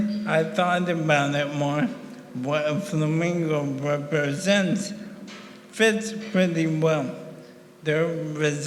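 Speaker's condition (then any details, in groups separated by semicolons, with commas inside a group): ALS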